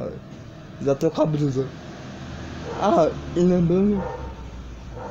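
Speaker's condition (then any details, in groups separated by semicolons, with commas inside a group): Cerebral palsy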